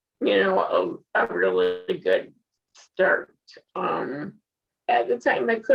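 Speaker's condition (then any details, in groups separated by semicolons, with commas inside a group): Spinal muscular atrophy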